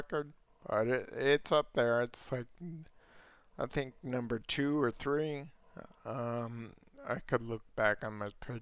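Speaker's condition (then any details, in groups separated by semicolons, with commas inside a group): Multiple sclerosis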